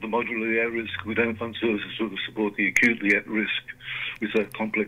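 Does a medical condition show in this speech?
Yes: Parkinson's disease; diagnosed 2019, led to retirement.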